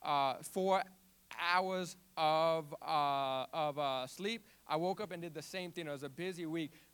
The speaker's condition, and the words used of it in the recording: Stuttering. There's not one thing I would change about me, my speech impediment, the past it has brought me through, because one, it has made me more dependent upon God.